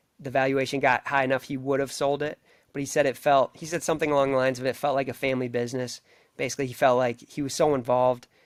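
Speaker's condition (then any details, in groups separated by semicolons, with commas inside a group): No condition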